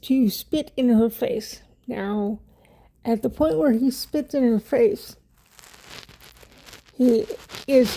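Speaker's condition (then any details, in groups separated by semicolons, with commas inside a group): Cerebral palsy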